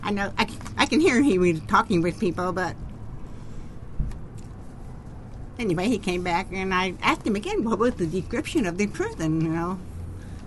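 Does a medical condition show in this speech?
Yes: deafness; genetic hereditary nerve deafness, born hearing or hard of hearing, profoundly deaf by age five; deaf-sounding voice, mistaken for drunk slurring, sometimes taken as German accent, speech learned while hearing.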